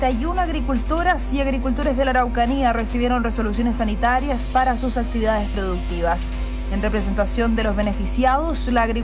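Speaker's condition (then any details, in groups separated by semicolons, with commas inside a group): No condition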